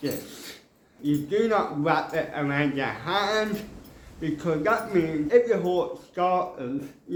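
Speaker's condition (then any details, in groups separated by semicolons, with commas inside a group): Cerebral palsy; mild, ataxic type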